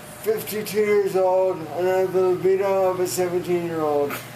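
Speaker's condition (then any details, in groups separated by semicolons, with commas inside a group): Severe brain injury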